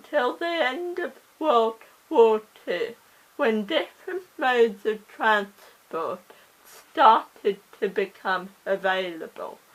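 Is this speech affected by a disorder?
Yes: cerebral palsy; oxygen starvation at birth.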